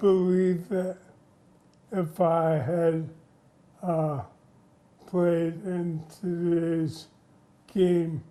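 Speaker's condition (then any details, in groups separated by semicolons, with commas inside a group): ALS; onset in hands; speech noticeably affected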